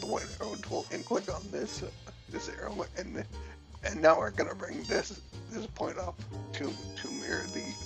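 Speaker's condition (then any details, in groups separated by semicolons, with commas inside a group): Cerebellar ataxia from brain tumour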